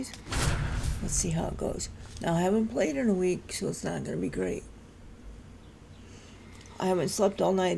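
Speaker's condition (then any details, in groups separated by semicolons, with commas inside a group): Cerebral palsy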